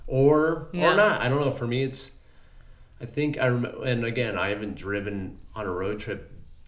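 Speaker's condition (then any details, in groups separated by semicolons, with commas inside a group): No condition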